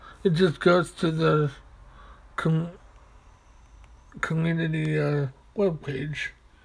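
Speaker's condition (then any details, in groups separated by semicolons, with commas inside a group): Mobius syndrome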